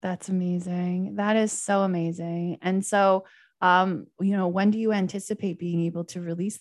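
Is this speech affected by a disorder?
No.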